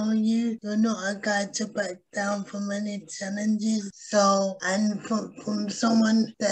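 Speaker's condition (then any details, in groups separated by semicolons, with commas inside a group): Cerebral palsy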